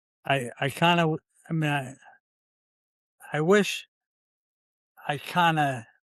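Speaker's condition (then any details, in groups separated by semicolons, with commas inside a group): ALS, C9 mutation; limb onset in fingers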